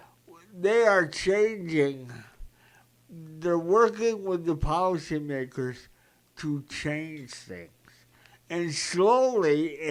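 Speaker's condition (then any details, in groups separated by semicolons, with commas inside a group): Cerebral palsy; present from birth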